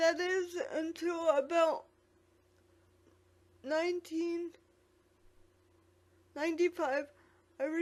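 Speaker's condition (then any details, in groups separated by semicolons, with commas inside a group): Quadriplegic cerebral palsy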